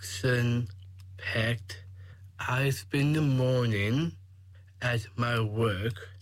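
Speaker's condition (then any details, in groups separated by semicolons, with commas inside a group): Down syndrome; age 21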